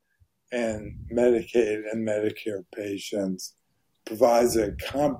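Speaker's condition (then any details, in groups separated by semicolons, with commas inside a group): ALS; voice very hoarse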